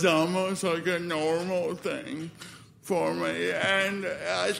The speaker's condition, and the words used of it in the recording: Cerebral palsy. Yeah, I mean, growing up was a bit tough for me. Like, I ran around like any other child, but my speech was obviously hindered,